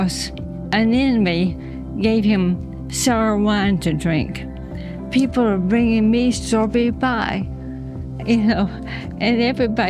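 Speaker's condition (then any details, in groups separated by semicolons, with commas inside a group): ALS; voice problems began 3 years ago, worsening; voice problems, cannot sing, lacks energy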